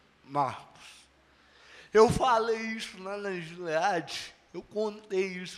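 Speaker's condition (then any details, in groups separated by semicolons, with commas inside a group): Cerebral palsy; no speech as child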